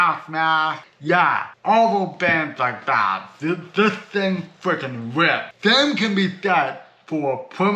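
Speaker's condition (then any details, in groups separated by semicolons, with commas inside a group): Cerebral palsy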